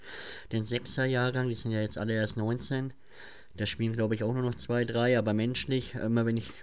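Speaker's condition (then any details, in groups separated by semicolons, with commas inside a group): Cleft palate; speech impediment, mimicked in school when reading aloud, listeners say speech hard to understand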